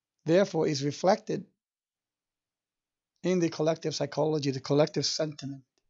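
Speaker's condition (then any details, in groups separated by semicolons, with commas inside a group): No condition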